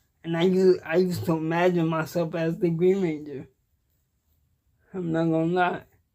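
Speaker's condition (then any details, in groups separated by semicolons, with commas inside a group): Cerebral palsy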